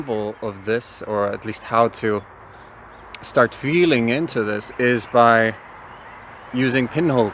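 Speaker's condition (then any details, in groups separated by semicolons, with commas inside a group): No condition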